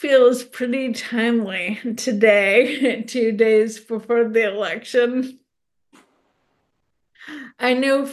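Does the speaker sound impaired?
Yes: ALS; specialist-confirmed diagnosis.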